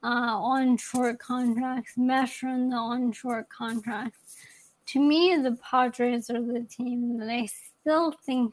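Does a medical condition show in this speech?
Yes: ALS; young onset.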